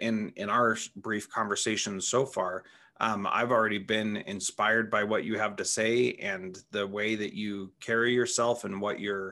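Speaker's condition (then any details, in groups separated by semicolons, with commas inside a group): No condition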